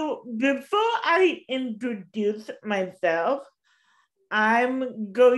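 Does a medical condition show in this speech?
Yes: cerebral palsy.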